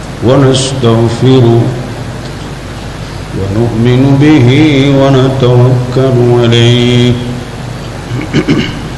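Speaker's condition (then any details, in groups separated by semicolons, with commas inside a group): No condition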